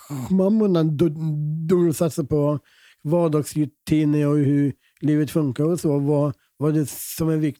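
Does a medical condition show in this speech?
Yes: Down syndrome; present from birth; 32 years with condition.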